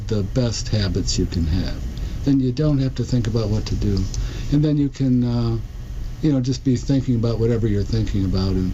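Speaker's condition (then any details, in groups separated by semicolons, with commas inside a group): Parkinson's disease; diagnosed almost 4 years ago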